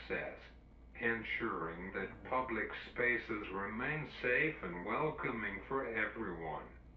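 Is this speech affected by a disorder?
Yes: cerebral palsy; uses wheelchair.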